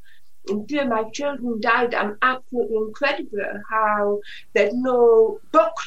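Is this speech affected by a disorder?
Yes: Usher syndrome (deafblindness), profoundly deaf since birth; genetic, progressive, profoundly deaf from birth, tunnel vision noticed at age 9, cochlear implants after 30 years.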